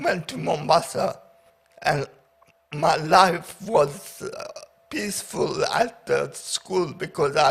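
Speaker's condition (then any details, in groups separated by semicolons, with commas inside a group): Paraplegia with essential tremor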